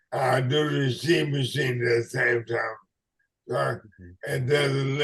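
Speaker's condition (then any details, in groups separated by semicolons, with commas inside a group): ALS/MND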